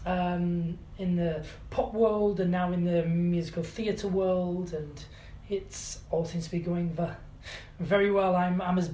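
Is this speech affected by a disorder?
Yes: stammer; stammer since childhood, made him shy, held him back; able to sing, nervousness probably much due to speech; here repeated sounds, blocks.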